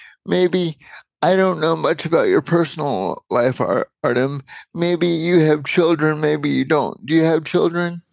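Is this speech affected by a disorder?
Yes: cerebral palsy.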